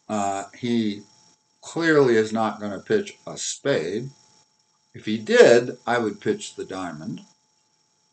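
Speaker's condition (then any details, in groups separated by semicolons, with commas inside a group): No condition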